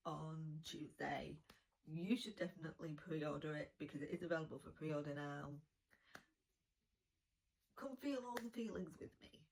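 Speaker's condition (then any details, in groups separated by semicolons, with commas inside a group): No condition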